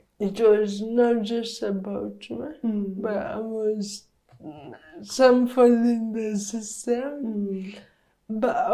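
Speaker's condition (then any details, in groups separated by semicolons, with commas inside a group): Cerebral palsy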